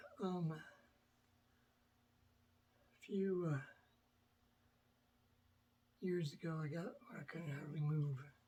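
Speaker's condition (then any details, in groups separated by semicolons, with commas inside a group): Myasthenia gravis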